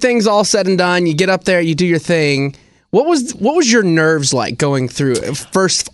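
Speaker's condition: No condition

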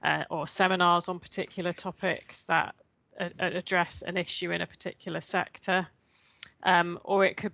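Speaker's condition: No condition

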